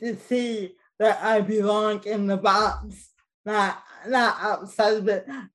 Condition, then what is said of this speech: Cerebral palsy. And as a result, I have cerebral palsy, which is a neurological disorder that mildly affects my speech and gait.